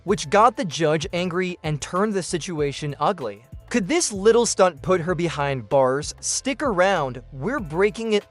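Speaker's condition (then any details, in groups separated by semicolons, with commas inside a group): No condition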